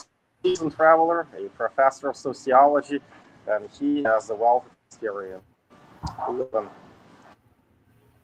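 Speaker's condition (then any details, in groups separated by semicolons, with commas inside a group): No condition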